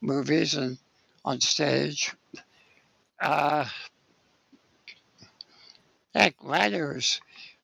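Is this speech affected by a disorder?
Yes: spinal muscular atrophy; spinal muscular atrophy from birth, muscle weakness, lifelong wheelchair use.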